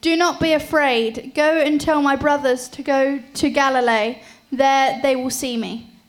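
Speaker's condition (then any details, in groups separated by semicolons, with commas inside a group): No condition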